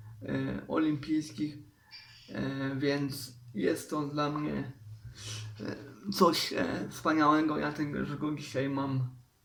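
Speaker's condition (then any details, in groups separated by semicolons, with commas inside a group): Cerebral palsy; uses wheelchair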